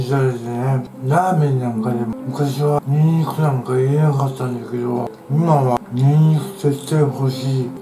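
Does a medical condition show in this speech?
Yes: tongue cancer, partial glossectomy.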